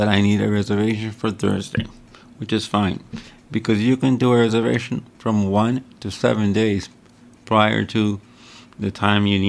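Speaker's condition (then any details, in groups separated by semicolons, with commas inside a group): Cerebral palsy; wheelchair user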